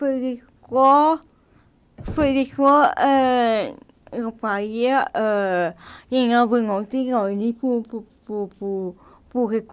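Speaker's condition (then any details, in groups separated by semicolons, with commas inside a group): Cerebral palsy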